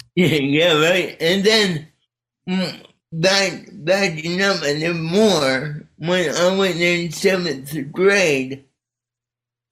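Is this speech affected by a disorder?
Yes: cerebral palsy; speech not affected.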